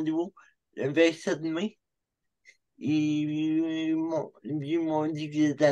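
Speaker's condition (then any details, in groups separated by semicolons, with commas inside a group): Cerebral palsy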